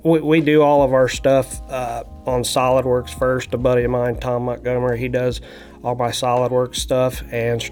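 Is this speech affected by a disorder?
No.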